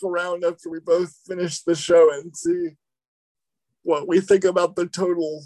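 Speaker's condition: Cerebral palsy; limbs sometimes move in unintended directions

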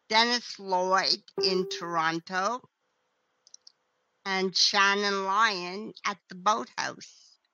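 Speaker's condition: Cerebral palsy; present from birth, vocal cords damaged by intubation tube during surgery; voice ruined by intubation, lost singing ability, trying to sing again

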